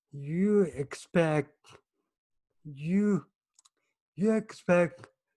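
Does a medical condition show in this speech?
Yes: cerebral palsy.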